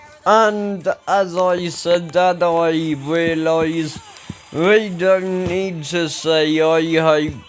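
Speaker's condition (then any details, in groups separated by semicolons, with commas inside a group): Ataxia; speech recently worse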